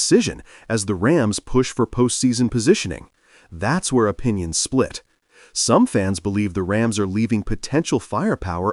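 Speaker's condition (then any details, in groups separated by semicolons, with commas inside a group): No condition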